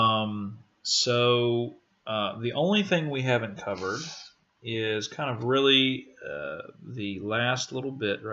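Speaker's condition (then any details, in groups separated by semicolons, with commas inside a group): No condition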